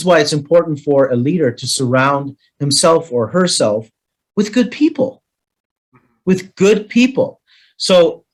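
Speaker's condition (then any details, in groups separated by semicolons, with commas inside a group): No condition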